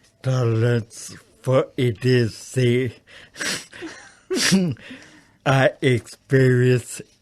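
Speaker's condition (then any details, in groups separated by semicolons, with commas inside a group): Acquired brain injury; over 30 years since injury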